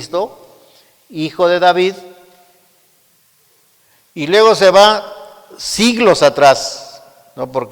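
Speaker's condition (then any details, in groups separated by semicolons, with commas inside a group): No condition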